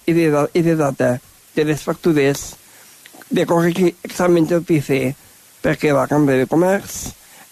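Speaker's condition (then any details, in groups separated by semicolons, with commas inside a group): Down syndrome; different learning pace; age 30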